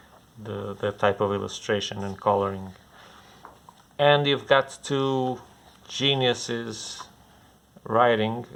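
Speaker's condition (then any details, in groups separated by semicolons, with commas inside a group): No condition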